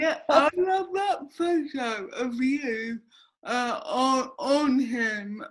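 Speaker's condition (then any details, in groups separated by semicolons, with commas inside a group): Cerebral palsy; affects speech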